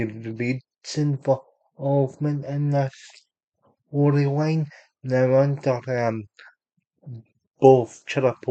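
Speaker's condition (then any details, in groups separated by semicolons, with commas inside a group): Cerebral palsy; unable to walk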